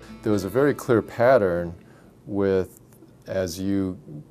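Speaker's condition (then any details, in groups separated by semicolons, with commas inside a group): No condition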